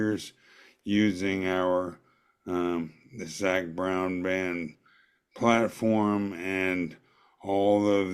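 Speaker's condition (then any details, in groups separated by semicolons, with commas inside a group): ALS; motor neurons in brain and spinal cord, body stiffness; voice retained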